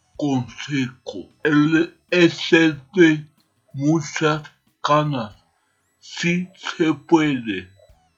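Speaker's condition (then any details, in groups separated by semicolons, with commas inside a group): Aphasia; acquired aphasia, caused by brain injury; difficulty expressing self, knows what to say but struggles to find words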